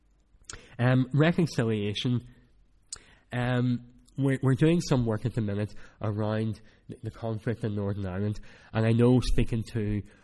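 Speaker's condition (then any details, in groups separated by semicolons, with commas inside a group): Cleft palate; speech not that clear at times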